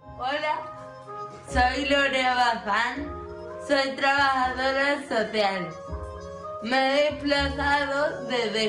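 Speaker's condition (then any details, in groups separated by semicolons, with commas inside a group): Cerebral palsy from birth; present from birth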